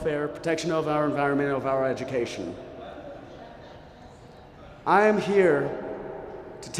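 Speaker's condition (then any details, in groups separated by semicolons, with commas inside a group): No condition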